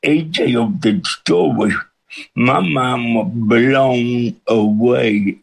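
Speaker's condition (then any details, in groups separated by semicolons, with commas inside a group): Cerebral palsy with speech impediment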